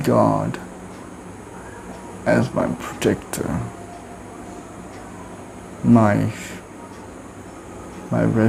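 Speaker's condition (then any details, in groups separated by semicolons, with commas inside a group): Cerebral palsy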